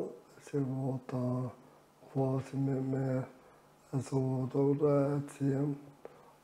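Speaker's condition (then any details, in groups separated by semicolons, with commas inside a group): Amyotrophic lateral sclerosis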